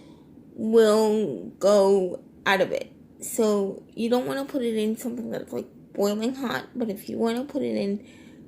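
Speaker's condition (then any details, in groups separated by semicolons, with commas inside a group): Cerebral palsy, triplegia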